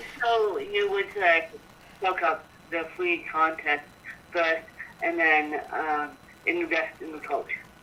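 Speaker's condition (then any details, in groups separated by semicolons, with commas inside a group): Cerebral palsy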